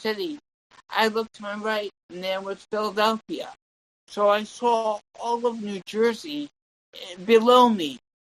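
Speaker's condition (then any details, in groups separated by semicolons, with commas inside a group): Cerebral palsy; tongue and legs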